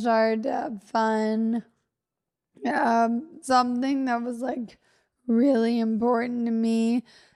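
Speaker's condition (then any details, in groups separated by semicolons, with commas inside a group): Friedreich's ataxia; symptoms vary day to day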